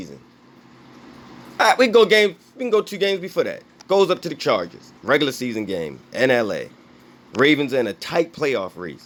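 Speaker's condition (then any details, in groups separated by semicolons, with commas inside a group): No condition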